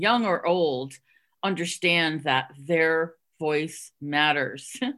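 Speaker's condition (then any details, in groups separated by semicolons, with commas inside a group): No condition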